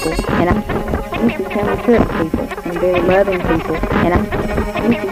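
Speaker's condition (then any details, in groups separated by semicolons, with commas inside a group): No condition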